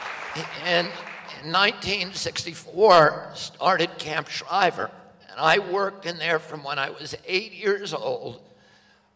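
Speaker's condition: Spasmodic dystonia; likely from flu vaccine

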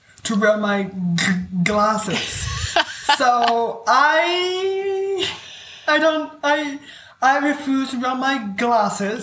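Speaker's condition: Stuttering; long-standing stuttering, speech began around four or five, Skraban-Deardorff syndrome diagnosed at 17, childhood physical therapy; ongoing stuttering, about two years since Skraban-Deardorff diagnosis; trouble getting words together, host says speaks and communicates well; repeated sounds, repeated words, prolonged sounds

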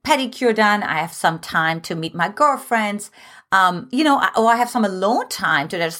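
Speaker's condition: No condition

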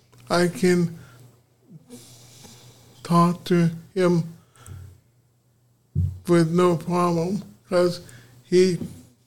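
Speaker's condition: Aphasia; arms and slurred speech

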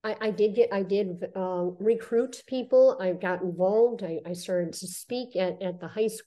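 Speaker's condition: Cleft lip and palate; congenital

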